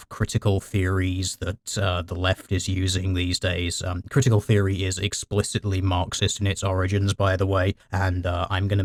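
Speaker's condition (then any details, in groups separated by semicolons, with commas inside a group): No condition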